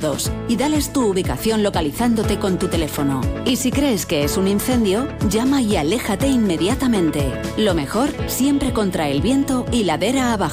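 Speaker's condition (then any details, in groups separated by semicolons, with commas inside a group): No condition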